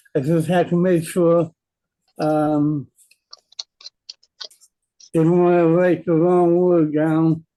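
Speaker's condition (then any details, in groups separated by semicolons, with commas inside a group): Cerebral palsy; present from birth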